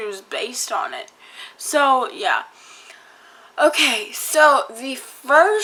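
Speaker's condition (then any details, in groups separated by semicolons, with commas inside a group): Cerebral palsy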